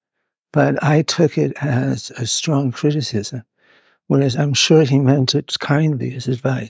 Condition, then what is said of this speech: Parkinson's disease. This is one of the reasons why the audio was tough to capture at different points.